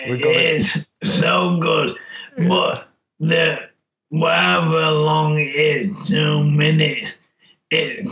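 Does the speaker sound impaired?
Yes: motor neurone disease; cannot speak well, speech noticeably changed.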